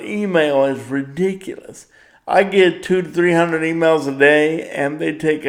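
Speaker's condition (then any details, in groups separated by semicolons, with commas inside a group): Cerebral palsy; power wheelchair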